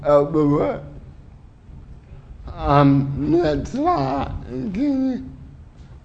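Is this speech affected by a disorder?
Yes: cerebral palsy; uses wheelchair.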